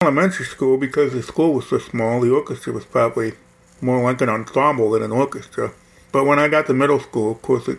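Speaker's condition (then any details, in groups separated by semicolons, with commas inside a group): Hearing loss; right ear cochlear implant at Johns Hopkins Baltimore, barely any prior right-ear hearing, quad cane 8 years; implant within last few years, hears much more speech, music enjoyed less, left ear not implanted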